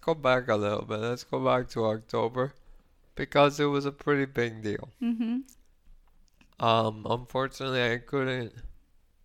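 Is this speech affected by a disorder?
Yes: ALS; cannot walk, Tobii eye-gaze texting, night ventilator, very low lung capacity, declines tracheostomy, acute hearing; voice got weaker.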